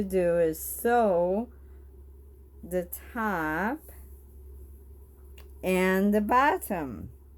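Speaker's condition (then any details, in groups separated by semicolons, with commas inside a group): Bulbar ALS; bulbar onset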